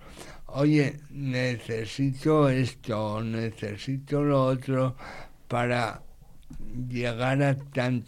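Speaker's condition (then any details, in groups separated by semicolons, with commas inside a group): Condition akin to cerebral palsy; acquired after age three, lasting sequelae from an event or accident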